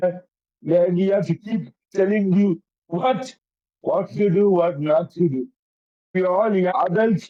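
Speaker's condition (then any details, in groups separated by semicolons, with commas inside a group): Cerebral palsy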